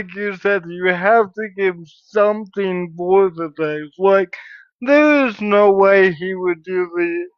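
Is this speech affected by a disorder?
Yes: cerebral palsy.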